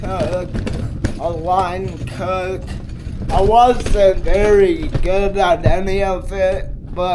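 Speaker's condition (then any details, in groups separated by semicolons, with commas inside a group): Multiple sclerosis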